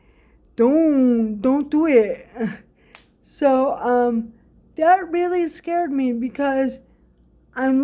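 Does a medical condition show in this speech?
Yes: cerebral palsy.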